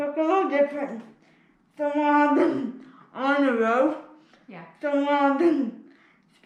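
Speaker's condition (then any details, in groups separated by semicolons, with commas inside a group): Spastic cerebral palsy; uses wheelchair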